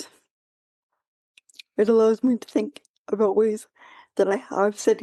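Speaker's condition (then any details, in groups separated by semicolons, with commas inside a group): Quadriplegic cerebral palsy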